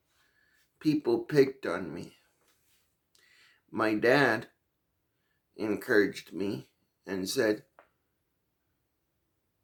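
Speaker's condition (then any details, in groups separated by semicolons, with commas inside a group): Cerebral palsy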